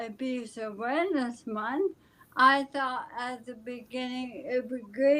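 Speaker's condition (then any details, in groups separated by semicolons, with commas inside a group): ALS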